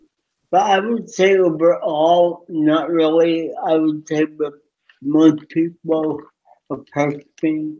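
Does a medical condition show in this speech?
Yes: cerebral palsy; cerebral palsy from oxygen loss when stuck in birth canal, balance and coordination off, cannot drive, therapists in childhood; profound disability, big speech impediment he calls his accent, hard to understand at first, especially by phone.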